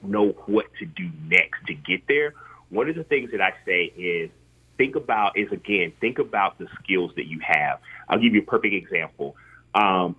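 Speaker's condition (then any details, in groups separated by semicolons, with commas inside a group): No condition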